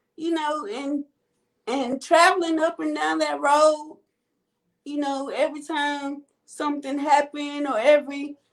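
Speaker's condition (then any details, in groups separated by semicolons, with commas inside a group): Cerebral palsy; quadriplegic type, all four limbs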